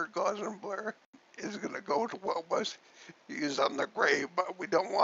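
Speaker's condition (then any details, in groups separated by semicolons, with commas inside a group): Cerebellar ataxia from brain tumour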